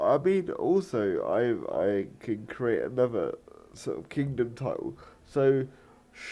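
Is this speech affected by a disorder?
Yes: cerebral palsy.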